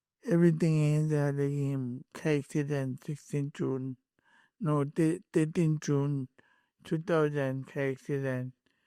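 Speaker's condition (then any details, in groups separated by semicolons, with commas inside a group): Cerebral palsy; present from birth, slight, later car accident; speech and walking affected after car accident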